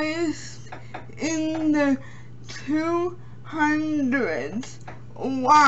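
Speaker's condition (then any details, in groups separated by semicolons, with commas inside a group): Cerebral palsy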